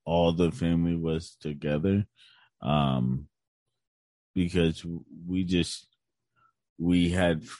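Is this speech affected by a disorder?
Yes: cerebral palsy; hard to relax muscles.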